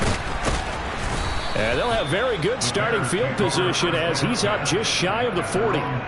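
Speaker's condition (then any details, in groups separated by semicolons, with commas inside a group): No condition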